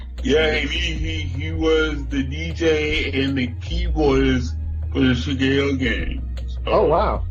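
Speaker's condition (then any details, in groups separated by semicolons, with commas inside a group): Cerebral palsy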